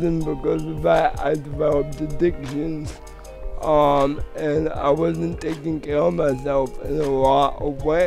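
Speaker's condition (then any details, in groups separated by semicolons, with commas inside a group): Cerebral palsy; voice noticeably affected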